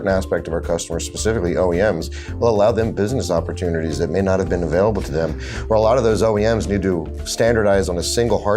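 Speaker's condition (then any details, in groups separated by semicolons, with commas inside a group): No condition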